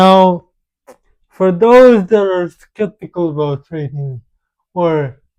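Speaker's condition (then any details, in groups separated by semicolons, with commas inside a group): Cerebral palsy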